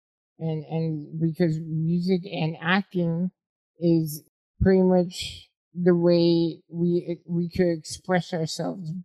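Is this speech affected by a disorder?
Yes: spinal muscular atrophy type 2; uses microphone as voice-driven beat pad instead of keyboard.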